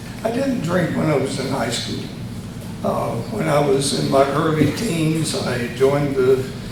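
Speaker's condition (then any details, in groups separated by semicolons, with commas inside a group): Tongue cancer surgery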